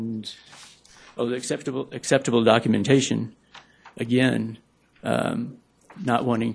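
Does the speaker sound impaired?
Yes: Parkinson's; may stumble over words.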